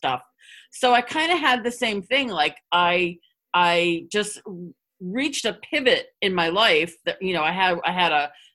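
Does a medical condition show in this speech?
Yes: stuttering; covert stuttering upwards of 35 years, hiding tricks stopped working, then open stuttering; stutters less when presenting to a group or audience; formerly avoided speaking situations, speechless at first self-help group meeting, said name and stutter by fourth or fifth; here repeated words, blocks.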